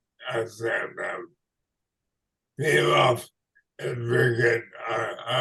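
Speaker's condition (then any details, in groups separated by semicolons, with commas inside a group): ALS/MND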